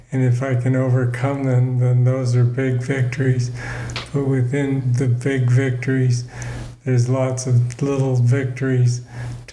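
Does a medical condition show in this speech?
Yes: Parkinson's disease; degenerative nervous system disorder, about 18 years since diagnosis.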